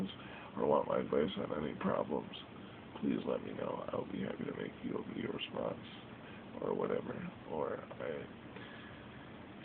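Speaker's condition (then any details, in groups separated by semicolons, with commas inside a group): Cerebral palsy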